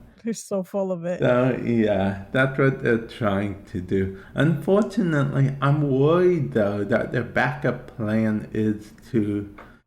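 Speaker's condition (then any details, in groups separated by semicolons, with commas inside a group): Cerebral palsy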